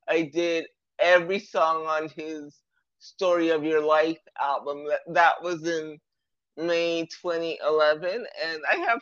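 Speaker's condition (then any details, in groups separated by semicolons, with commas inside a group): Cerebral palsy; present from birth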